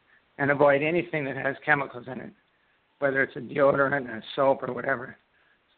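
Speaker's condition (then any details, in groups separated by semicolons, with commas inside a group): Parkinson's disease; left-sided onset, smell and taste loss first, left index finger tremor, no medication, one brain therapy; left hand weakness and poor dexterity, shuffle walking, freezing about two years, brain fog, daily exercise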